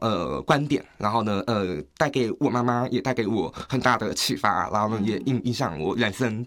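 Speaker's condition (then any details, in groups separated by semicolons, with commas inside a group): Hearing loss, cochlear implant; cause unknown despite MRI, genetic testing, onset around kindergarten, gradual progressive deterioration; cochlear implant surgically placed, earlier deep-canal, in-canal and behind-the-ear hearing aids; slight accent, often taken for overseas chinese or southeast asian, usually unnoticed, speaks well, normal word order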